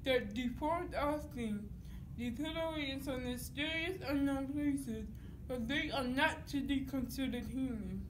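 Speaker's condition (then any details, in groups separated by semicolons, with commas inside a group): Cerebral palsy; dystonic type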